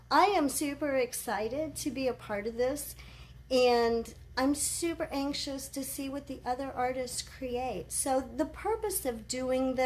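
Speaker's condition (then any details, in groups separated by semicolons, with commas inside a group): No condition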